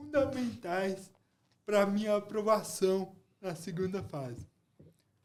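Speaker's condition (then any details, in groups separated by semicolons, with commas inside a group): Cerebral palsy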